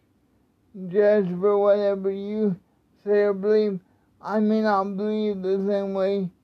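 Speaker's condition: Cerebral palsy; speech not affected by disability

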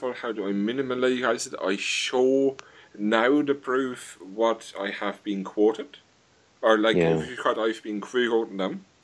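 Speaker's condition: Stuttering; stutter described as involuntary, cannot help it; says own stuttering may annoy listeners; repeated sounds, prolonged sounds

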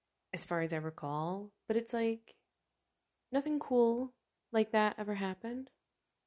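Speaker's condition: No condition

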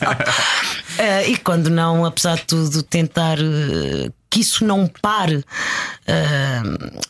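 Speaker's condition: No condition

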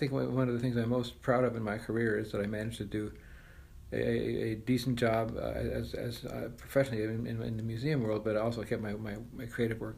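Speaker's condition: Parkinson's disease

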